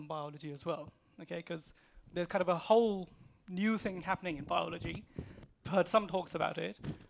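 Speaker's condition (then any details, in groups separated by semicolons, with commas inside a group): No condition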